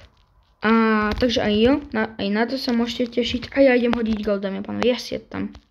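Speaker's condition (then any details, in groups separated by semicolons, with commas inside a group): No condition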